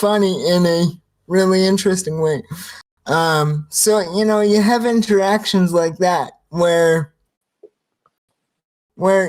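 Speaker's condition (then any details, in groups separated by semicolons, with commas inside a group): Cerebral palsy, spastic quadriplegia; quite severe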